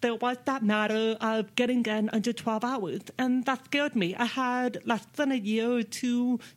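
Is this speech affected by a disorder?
Yes: deafness; speaks with own voice.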